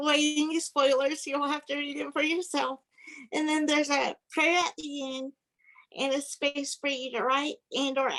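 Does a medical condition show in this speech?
Yes: cerebral palsy; physical disability.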